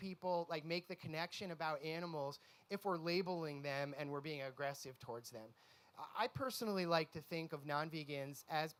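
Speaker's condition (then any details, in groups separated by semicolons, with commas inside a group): No condition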